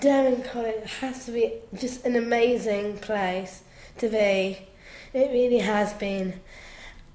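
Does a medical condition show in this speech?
Yes: Down syndrome; down syndrome since birth.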